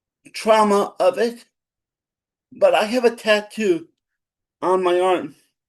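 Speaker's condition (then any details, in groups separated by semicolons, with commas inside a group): Cerebral palsy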